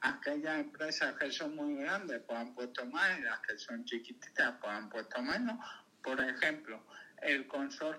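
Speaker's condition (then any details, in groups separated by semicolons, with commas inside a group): Cerebral palsy; lifelong physical motor disability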